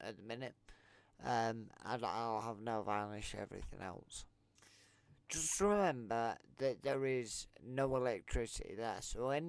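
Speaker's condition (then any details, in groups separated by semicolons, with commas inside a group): Multiple sclerosis; affects legs; legs weak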